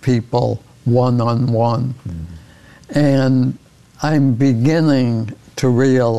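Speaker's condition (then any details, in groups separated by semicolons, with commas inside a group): ALS; progressive neurodegenerative disease causing loss of muscle control, initial prognosis 2 to 5 years; diagnosed over 10 years ago, beyond 11 years now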